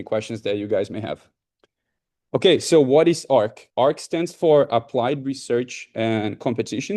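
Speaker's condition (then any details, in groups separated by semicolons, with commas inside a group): No condition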